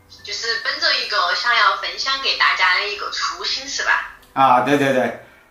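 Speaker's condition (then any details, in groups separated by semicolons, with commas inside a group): No condition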